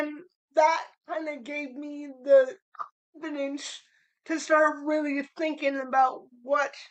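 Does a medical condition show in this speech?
Yes: cerebral palsy; spastic cerebral palsy.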